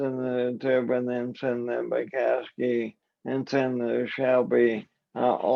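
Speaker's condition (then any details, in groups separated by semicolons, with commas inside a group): ALS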